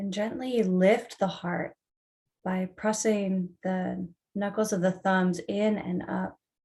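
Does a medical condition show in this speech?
No.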